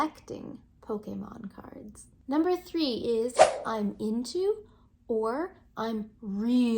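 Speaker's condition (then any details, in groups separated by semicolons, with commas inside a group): No condition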